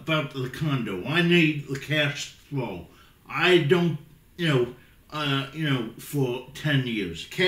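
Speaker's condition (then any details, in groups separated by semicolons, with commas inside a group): Cerebral palsy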